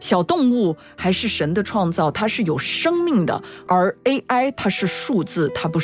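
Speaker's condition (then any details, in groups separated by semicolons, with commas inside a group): No condition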